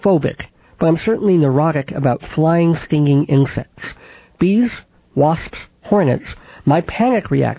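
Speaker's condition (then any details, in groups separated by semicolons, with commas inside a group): Cleft palate with lisp, cleft lip and palate, mild; sibilant s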